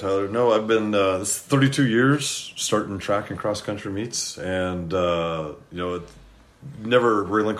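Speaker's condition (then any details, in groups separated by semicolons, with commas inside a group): No condition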